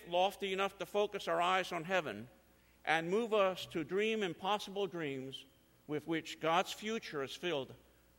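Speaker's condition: No condition

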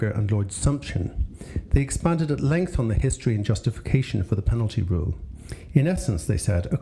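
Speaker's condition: No condition

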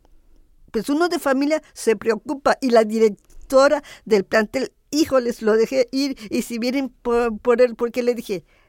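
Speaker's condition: Down syndrome; adult woman

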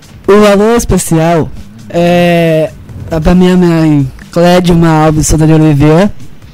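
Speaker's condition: Down syndrome; 18 years old, turning 19

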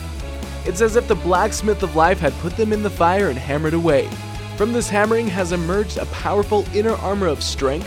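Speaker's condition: No condition

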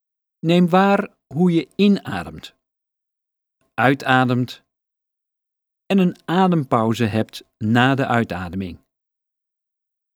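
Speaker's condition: No condition

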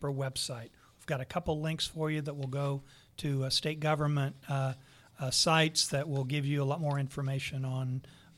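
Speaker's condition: No condition

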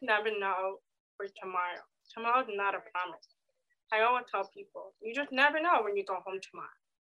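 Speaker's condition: Deafness; diagnosed at age 4, had IEP in middle and high school

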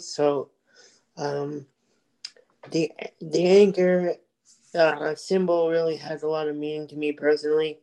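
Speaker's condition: Cerebral palsy; multiple surgeries since infancy

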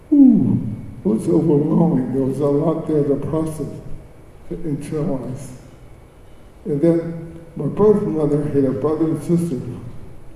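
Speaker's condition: Cerebral palsy; birth injury affecting motor skills, speech, walking and swallowing, diagnosed later in life, doctor advised never driving; shuffles feet when walking on stage; choking episodes, choked on meat over 20 times, saved by Heimlich

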